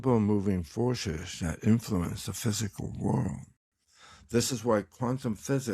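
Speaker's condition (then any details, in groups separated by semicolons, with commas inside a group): Tongue cancer; recovering, tongue exercises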